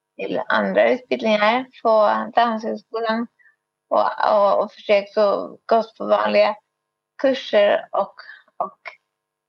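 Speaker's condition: Cerebral palsy, spastic

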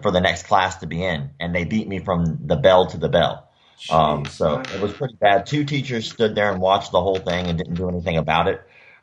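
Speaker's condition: Cleft lip and palate; surgically repaired

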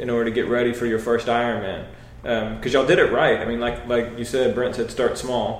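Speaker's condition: No condition

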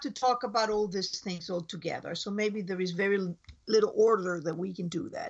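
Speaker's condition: No condition

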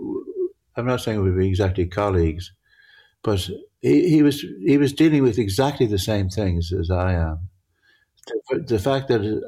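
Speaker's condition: Parkinson's; difficulty judging near and far

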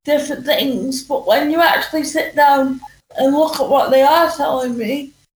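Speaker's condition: Cerebral palsy; unable to stand, walk or sit independently, limited hand use

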